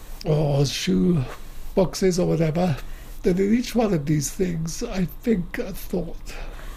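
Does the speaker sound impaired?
Yes: motor neuron disease; still able to speak, lack of breath, swallowing easily goes the wrong way, phlegm in throat.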